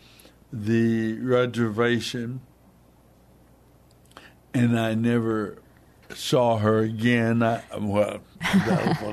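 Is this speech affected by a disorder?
Yes: hemorrhagic stroke; hemorrhagic stroke in basal ganglia, not a clot, right side of body paralyzed; talks funny, voice stressed tonight, speaks slowly and deliberately to be understood, daughter Stacy helps.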